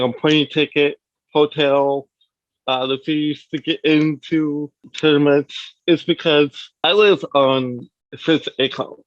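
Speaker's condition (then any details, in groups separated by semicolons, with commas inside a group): Cerebral palsy; from birth, lower limbs affected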